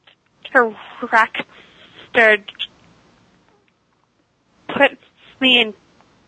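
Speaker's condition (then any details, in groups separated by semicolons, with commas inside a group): Stuttering; very severe third grade, worse high school, speakeasy from Dr. John Haskell, speech therapy helped core; moderate, occasional speakeasy in-ear delayed auditory feedback device, not worn on show; device cuts stuttering about 95%, still stutters at sentence onset, worse around unfamiliar people, sometimes avoids talking; repeated sounds, blocks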